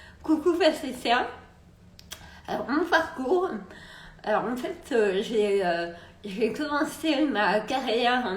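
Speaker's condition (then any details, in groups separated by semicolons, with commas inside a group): Multiple sclerosis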